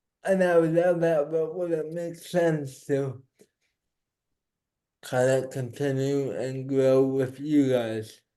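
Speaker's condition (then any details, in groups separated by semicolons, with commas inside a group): Cerebral palsy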